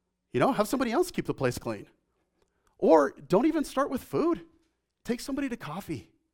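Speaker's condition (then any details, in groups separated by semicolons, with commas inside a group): No condition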